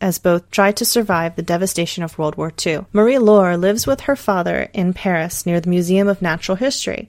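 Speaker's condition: No condition

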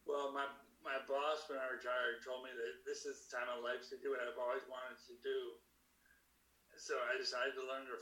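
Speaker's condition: Young onset Parkinson's disease; diagnosed at 38, first misdiagnosed as multiple sclerosis, deep brain stimulation surgery

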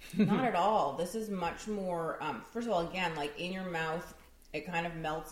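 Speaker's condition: No condition

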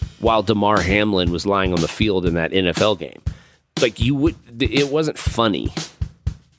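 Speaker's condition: No condition

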